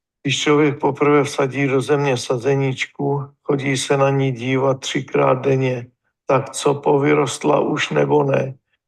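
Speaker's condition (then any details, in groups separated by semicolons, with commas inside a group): No condition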